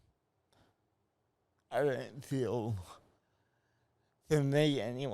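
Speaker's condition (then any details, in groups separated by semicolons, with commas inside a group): Cerebral palsy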